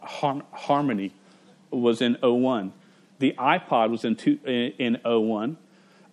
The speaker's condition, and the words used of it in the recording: Stuttering. But when I go to say my name and I can't say my name, that brings me back down really quick.